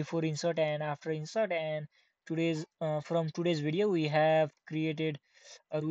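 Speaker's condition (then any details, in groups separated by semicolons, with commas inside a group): No condition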